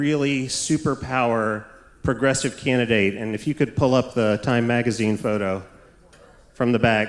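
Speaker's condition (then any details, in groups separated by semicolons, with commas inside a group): No condition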